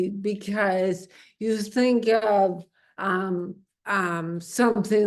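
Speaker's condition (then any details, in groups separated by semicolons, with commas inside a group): Amyotrophic lateral sclerosis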